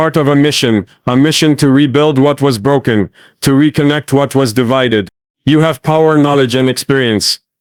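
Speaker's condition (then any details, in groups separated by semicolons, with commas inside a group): No condition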